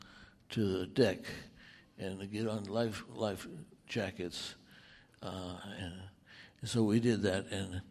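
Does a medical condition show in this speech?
Yes: Parkinson's; over 14 years since onset.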